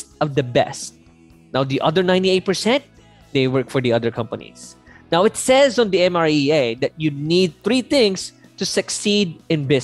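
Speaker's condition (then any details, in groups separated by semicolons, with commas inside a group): No condition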